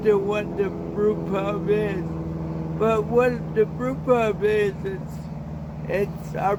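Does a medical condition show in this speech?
Yes: cerebral palsy.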